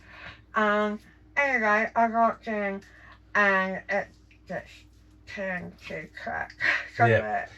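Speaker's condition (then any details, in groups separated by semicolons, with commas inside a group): Jaw cancer surgery; tracheostomy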